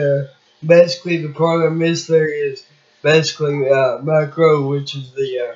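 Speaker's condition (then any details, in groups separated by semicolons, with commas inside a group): Cerebral palsy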